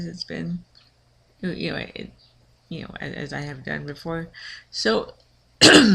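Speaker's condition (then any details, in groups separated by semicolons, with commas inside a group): Cerebral palsy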